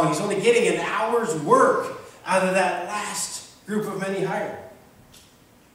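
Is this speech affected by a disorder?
No.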